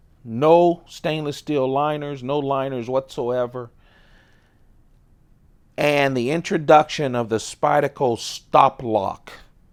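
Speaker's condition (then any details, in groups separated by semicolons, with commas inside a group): No condition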